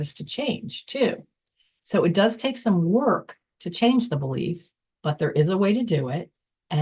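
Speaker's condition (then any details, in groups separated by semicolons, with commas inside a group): No condition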